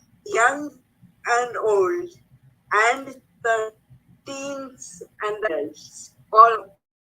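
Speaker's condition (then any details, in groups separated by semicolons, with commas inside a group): Cerebral palsy; speech affected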